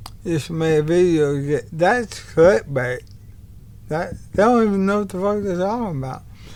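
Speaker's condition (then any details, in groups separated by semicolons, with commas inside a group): ALS; bulbar-upper onset, tongue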